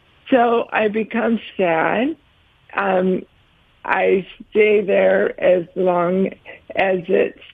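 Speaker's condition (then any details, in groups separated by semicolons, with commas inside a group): ALS; tongue affected, speaks more slowly than before, worried about voice but held up over 15 minutes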